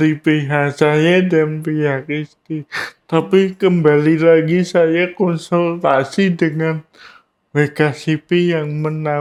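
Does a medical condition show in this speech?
Yes: cerebral palsy.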